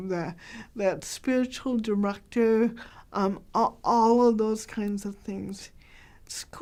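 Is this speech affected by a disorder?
Yes: cerebral palsy, mild; hard to understand.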